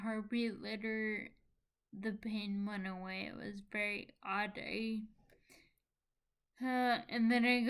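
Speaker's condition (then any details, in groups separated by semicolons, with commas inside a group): Friedreich's ataxia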